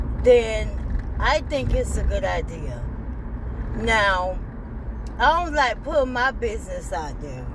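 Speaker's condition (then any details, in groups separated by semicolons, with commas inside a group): ALS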